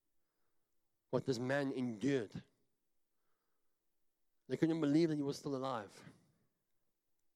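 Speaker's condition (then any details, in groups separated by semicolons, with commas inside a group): Cleft palate; talks funny, self-described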